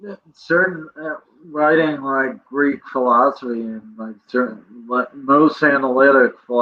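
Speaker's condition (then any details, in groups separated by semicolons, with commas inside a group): Cerebral palsy; present from birth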